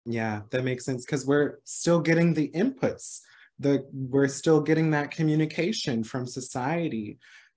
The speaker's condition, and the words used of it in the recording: No condition.